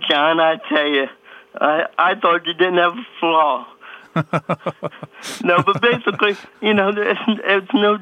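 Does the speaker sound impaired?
Yes: cerebral palsy.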